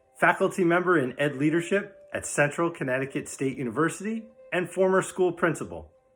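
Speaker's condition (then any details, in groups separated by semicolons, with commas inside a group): No condition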